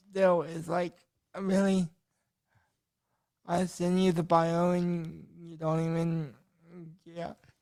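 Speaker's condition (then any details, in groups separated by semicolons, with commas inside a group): Cerebral palsy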